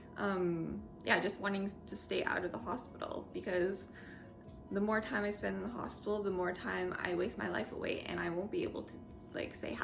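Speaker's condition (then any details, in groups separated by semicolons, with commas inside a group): No condition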